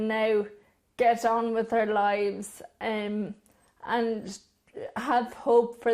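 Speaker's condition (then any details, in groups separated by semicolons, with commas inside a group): Friedreich's ataxia; affects coordination, muscle strength and movement; drug treatment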